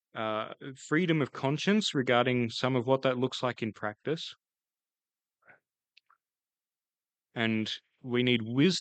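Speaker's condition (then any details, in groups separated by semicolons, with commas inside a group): No condition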